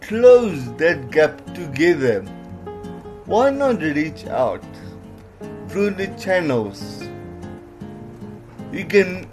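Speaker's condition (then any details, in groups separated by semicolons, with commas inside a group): Cerebral palsy; some words unclear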